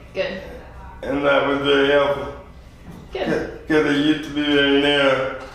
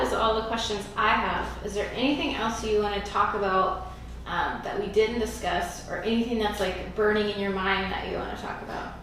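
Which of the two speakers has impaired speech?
The first: spastic quadriplegia cerebral palsy; spastic quadriplegic form, lifelong; out of breath when starting to read.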